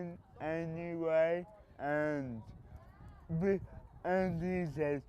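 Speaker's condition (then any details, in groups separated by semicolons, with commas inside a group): Cerebral palsy; speech impediment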